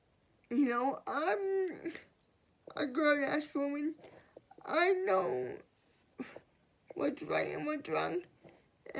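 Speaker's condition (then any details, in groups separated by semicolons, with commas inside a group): Cerebral palsy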